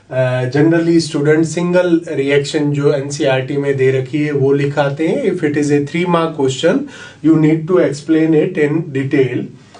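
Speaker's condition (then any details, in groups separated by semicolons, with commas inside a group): No condition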